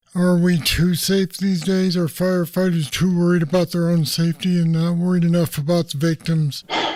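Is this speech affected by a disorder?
Yes: Parkinson's disease; deep brain stimulators.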